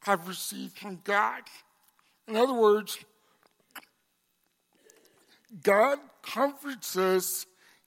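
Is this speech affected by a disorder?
Yes: cerebral palsy; congenital.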